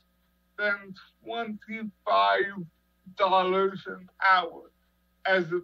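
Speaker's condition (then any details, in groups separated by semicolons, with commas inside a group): Cerebral palsy; 37 years, long-term care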